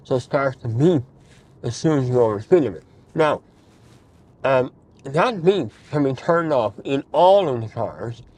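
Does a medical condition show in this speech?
Yes: mouth cancer surgery.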